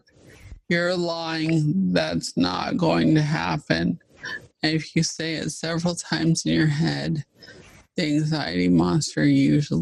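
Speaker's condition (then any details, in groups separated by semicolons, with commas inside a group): ALS (Lou Gehrig's disease); fast progressing form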